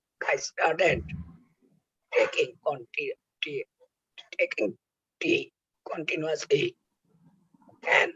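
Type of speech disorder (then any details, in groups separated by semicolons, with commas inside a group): Oesophageal speech; laryngectomy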